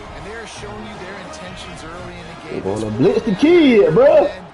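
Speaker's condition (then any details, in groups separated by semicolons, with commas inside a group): No condition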